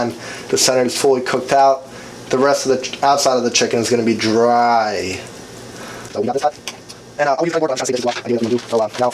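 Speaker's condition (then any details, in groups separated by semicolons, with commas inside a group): No condition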